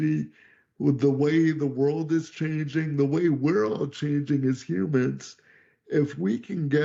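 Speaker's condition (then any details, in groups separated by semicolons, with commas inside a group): Cerebral palsy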